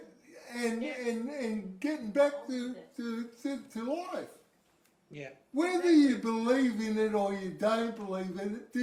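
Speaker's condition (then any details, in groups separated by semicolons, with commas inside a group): Cerebral palsy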